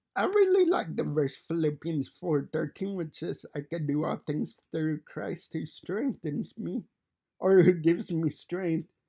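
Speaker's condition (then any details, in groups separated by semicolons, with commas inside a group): Cerebral palsy; fine motor impairment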